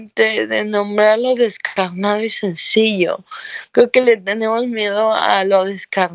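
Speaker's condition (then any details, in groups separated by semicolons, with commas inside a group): Cerebral palsy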